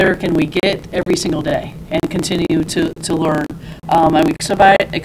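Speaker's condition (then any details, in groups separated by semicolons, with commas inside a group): No condition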